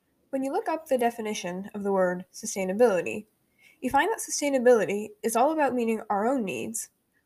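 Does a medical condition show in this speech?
No.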